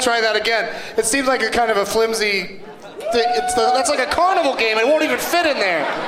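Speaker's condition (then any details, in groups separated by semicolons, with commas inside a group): No condition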